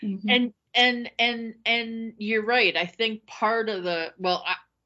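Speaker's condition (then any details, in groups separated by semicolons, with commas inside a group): Stuttering; past non-speech therapist said stuttering not heard, stuttering made room for; formerly avoided speaking situations, speechless at first self-help group meeting, said name and stutter by fourth or fifth; repeated sounds, repeated words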